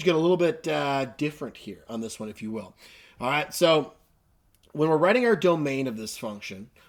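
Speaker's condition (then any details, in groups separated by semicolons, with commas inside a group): No condition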